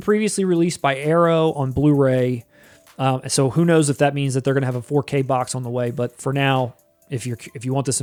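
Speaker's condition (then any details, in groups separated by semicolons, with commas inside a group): No condition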